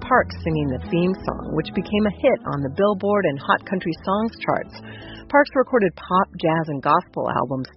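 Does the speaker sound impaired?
No.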